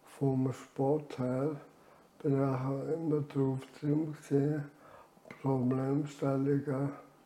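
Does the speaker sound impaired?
Yes: ALS; reduced air makes talking effortful.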